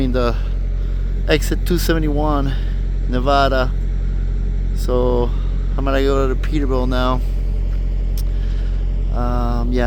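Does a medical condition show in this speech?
No.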